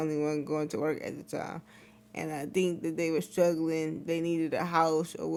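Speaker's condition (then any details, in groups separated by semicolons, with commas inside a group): Cerebral palsy; wheelchair user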